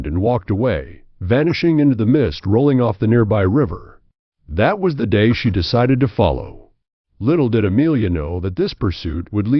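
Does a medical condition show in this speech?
No.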